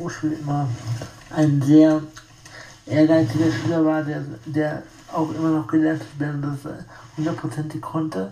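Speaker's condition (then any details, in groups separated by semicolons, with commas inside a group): Spastic tetraparesis; wheelchair user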